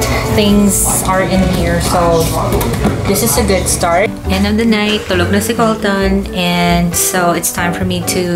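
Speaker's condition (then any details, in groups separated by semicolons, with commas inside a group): No condition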